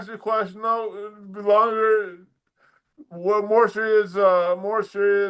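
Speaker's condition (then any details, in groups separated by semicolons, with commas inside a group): Dysarthria; weaker speech muscles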